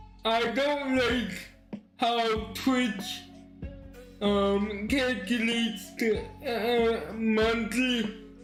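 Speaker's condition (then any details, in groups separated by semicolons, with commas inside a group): Cerebral palsy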